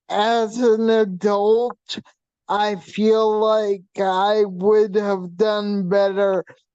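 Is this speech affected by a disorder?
Yes: hydrocephalus with shunt failure.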